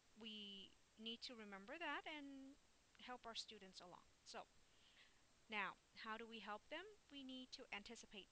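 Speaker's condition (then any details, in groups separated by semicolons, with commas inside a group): No condition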